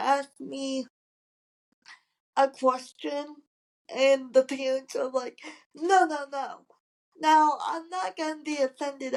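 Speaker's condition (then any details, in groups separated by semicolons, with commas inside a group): Cerebral palsy; from birth, wheelchair user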